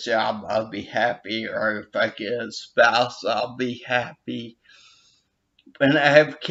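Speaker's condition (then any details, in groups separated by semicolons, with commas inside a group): Brain injury with dysarthria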